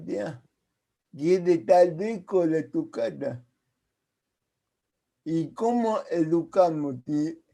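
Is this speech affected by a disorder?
Yes: cerebral palsy.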